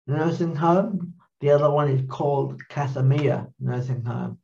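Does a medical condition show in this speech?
Yes: cerebral palsy, mild.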